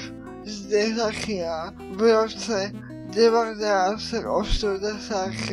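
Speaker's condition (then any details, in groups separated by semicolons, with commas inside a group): Cerebral palsy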